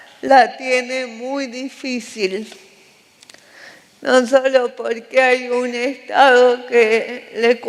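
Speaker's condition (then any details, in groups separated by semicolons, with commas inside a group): Cerebral palsy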